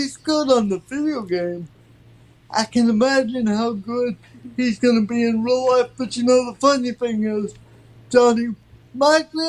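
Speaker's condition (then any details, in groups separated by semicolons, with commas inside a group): Cerebral palsy; from birth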